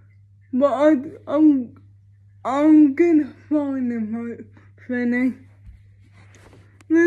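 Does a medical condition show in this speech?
Yes: cerebral palsy.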